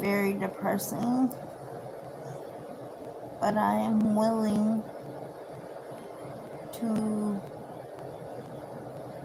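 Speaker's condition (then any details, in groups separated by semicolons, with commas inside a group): Cerebral palsy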